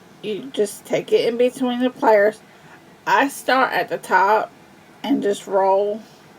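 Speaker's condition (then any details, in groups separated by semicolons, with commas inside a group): Cerebral palsy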